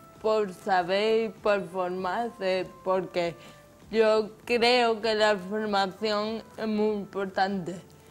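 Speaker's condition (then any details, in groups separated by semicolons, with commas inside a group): Cerebral palsy from birth; present from birth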